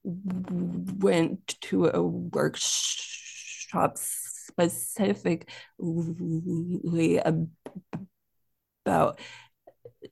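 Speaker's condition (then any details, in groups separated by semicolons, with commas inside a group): Stuttering; stutter since childhood, more severe when younger, quiet child avoiding speaking, NSA workshop in Fort Lauderdale; more comfortable the more people spoken to, sound repetitions; repeated sounds, prolonged sounds, blocks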